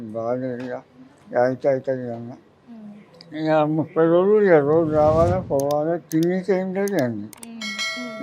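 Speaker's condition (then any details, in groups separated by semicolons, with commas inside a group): Oral cancer; jaw bone removed, reconstructed with grafted tissue, chewing habit; about three years since onset, recurrence after surgery; could not open mouth or eat, tube fed three years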